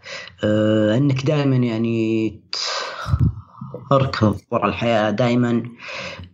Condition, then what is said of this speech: Stuttering. الفترة هذه هي أسوأ فترة أنا قد مريت فيها، يعني من ناحية تأتأة ومن ناحية القلق.